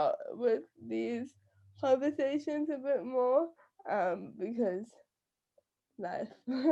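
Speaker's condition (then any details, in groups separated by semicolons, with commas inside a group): Cerebral palsy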